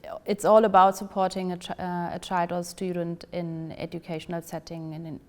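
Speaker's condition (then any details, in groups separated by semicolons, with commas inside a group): No condition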